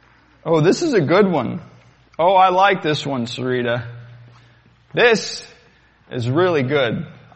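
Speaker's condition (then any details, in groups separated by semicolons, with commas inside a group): No condition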